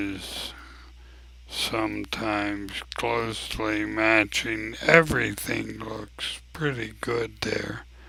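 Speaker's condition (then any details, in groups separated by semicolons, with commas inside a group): ALS; abnormally slow voice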